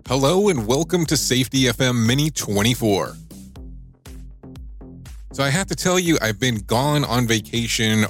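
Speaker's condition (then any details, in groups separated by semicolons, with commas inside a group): No condition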